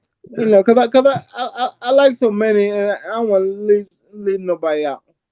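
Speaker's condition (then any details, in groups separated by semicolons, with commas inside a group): Cerebral palsy; from birth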